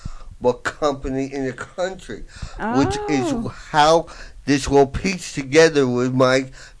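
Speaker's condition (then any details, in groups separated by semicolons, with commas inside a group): Voice box damage, traumatic brain injury; rehabilitation services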